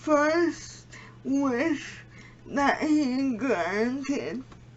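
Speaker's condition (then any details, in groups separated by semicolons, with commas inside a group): Cerebral palsy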